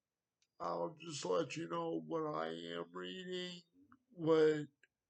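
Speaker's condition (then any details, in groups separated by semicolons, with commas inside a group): Cerebral palsy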